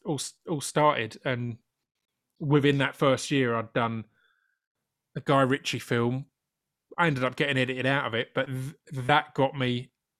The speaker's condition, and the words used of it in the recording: Stuttering. So I watched it, and one of the takes that they used, I stammered in.